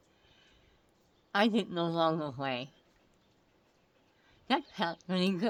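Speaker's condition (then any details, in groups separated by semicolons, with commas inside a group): Head and neck cancer; multiple surgeries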